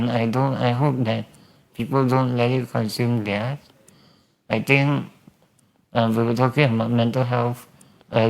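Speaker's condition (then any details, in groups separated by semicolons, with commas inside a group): Spinal muscular atrophy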